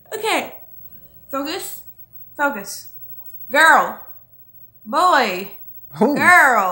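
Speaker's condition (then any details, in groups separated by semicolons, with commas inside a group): No condition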